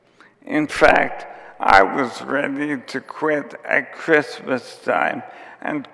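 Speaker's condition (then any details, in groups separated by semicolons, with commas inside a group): ALS; onset with tiredness and clumsiness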